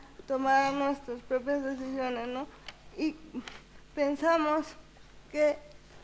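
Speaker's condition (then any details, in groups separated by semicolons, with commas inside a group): Cerebral palsy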